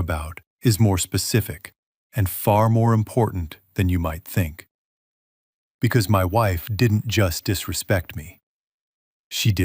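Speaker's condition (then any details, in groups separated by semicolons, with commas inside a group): No condition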